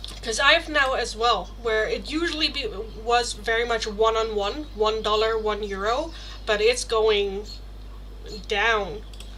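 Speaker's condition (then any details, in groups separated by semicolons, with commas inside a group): No condition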